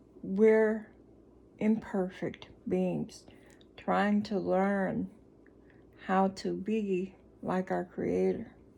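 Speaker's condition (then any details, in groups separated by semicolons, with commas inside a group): Cerebral palsy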